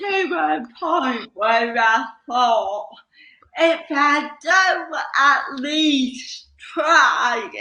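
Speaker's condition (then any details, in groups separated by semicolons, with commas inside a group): Cerebral palsy; slow speech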